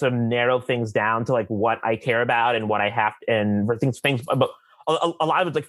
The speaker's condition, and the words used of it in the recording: Stuttering. So it's just like when I get excited, I start stuttering